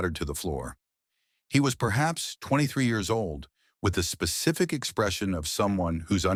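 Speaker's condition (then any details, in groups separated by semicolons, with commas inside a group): No condition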